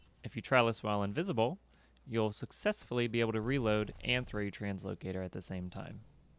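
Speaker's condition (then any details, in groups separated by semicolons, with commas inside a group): No condition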